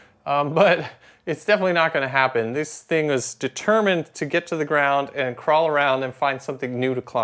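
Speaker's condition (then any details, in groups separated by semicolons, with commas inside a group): No condition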